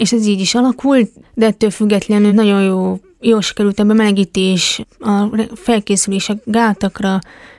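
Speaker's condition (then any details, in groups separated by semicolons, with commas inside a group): Hearing impairment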